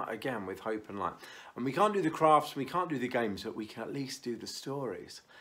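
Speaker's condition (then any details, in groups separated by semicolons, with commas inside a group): No condition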